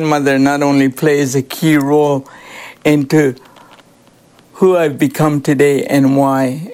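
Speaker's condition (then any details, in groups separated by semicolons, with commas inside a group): Cerebral palsy; cerebral palsy from birth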